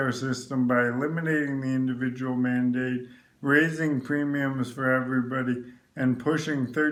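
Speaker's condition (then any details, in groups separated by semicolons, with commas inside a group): ALS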